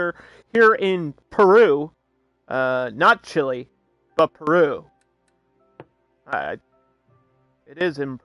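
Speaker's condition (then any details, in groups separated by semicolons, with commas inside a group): No condition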